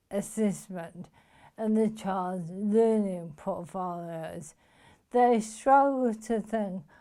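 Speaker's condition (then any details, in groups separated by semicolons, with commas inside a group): Motor neuron disease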